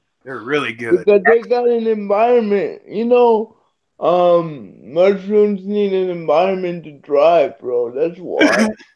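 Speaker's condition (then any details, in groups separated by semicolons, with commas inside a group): Cerebral palsy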